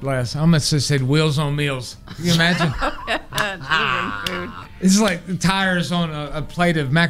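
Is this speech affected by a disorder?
No.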